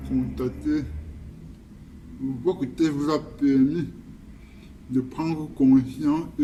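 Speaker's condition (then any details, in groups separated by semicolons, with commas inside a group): Cerebral palsy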